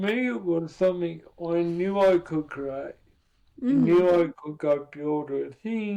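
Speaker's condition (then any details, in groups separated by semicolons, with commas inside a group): Cerebral palsy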